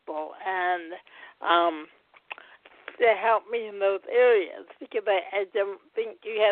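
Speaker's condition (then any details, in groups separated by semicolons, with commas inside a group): Cerebral palsy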